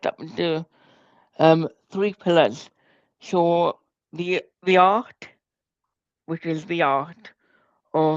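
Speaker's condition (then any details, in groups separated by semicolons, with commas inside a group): Cerebral palsy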